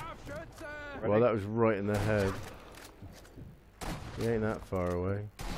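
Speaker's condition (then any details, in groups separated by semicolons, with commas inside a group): No condition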